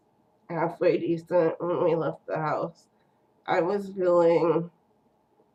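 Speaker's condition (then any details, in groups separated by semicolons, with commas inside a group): Cerebral palsy; first word not said quite right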